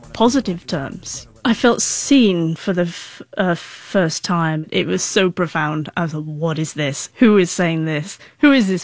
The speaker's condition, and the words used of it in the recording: Stuttering. Yeah, if I would go into a shop and ask for something, if you stutter or can't get your words